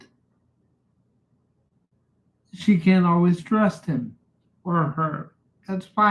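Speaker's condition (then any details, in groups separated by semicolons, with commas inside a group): Cerebral palsy; uses power chair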